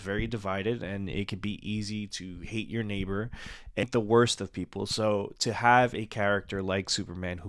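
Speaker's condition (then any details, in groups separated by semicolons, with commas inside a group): No condition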